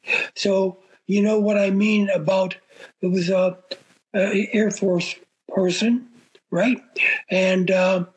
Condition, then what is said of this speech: Aphasia. By the way, you know, I've had a stroke almost 5 years ago, and I have aphasia, but you'll see it'll be okay for our talking about everything, okay?